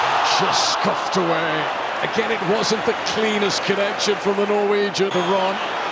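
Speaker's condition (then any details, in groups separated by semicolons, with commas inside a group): No condition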